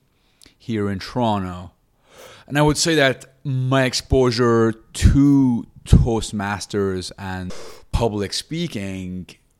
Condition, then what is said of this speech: Stuttering. Because the control that I'm able to get now requires constant work.